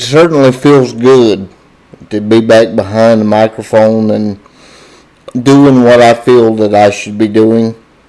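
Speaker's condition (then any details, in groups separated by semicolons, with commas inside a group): Cerebral palsy, spastic diplegia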